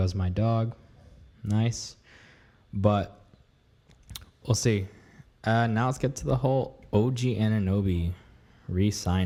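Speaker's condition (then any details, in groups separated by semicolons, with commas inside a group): No condition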